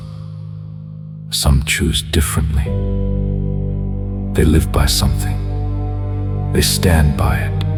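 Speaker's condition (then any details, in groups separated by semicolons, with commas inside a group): No condition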